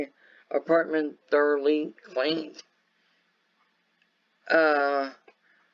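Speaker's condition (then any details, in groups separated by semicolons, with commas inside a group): Cerebral palsy; voice sound affected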